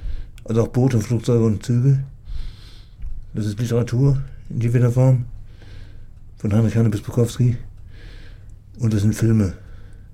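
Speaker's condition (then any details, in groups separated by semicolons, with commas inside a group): Parkinson's disease; says speech, cognition and memory not affected by Parkinson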